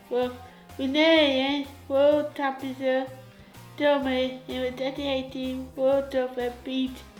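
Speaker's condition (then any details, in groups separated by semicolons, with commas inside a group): Cerebral palsy; from birth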